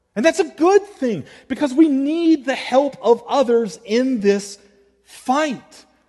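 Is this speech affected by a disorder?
No.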